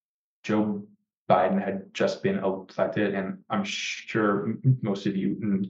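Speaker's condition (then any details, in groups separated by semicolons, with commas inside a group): Stutter; mostly blocks, more severe than brother's, no stuttering when talking only to himself or reflexively; prolonged sounds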